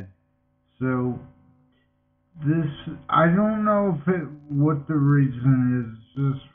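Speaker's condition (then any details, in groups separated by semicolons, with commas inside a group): Multiple sclerosis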